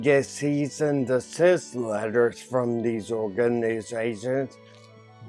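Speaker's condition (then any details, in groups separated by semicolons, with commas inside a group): Ataxia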